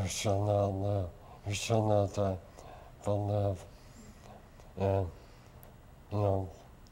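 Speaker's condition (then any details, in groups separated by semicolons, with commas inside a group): Lou Gehrig's disease; tracheostomy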